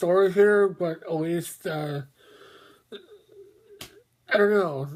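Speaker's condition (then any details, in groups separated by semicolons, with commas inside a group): Mobius syndrome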